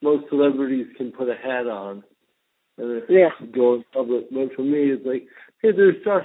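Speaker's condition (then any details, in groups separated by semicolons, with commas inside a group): Cerebral palsy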